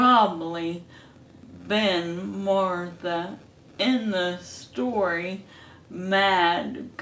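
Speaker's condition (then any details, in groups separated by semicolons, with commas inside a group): ALS; hand onset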